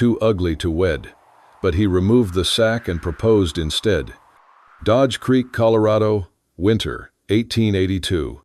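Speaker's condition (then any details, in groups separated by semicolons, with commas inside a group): No condition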